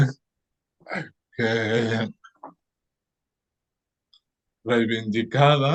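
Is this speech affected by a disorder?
Yes: cerebral palsy.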